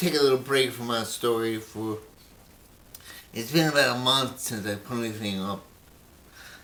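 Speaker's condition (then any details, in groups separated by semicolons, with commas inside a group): Brain injury; memory greatly affected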